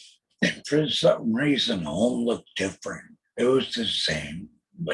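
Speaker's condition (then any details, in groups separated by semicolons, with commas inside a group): Total laryngectomy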